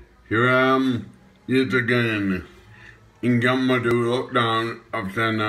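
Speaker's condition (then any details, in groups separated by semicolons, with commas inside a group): Acquired brain injury, ataxia; caused by head injury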